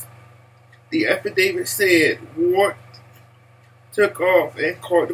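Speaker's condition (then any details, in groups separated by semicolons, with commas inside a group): Cerebral palsy; speech impaired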